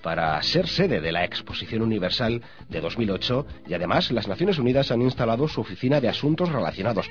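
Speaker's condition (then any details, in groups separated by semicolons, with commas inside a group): No condition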